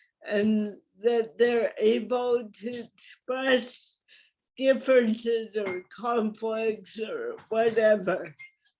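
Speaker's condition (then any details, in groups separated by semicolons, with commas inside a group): Cerebral palsy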